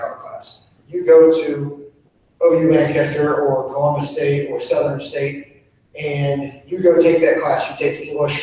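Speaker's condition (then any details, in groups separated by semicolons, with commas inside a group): No condition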